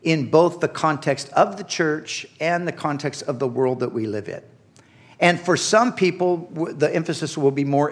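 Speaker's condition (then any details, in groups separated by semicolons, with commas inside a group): No condition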